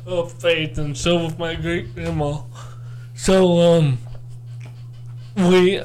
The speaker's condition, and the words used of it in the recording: Cerebral palsy. I'm perfectly normal, other than speech.